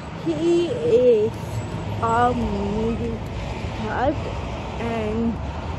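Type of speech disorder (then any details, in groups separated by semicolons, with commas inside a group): Apraxia of speech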